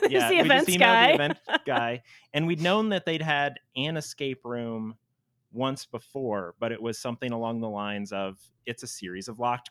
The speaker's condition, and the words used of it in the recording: No condition.